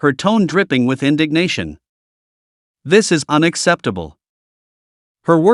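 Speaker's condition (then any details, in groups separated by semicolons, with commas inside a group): No condition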